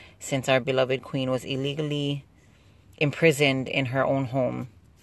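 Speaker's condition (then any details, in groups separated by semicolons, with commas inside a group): No condition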